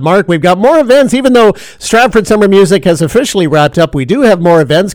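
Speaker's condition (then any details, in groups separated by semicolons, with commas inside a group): No condition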